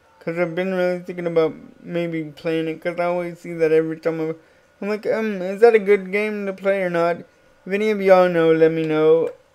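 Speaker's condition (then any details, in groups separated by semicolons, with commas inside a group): Cerebral palsy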